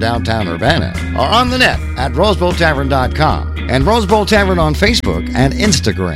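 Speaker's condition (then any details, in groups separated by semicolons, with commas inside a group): No condition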